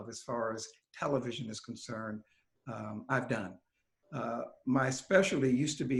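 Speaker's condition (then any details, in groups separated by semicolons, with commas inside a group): No condition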